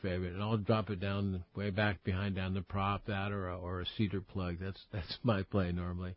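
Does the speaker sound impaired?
No.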